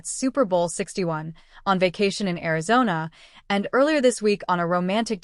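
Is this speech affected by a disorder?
No.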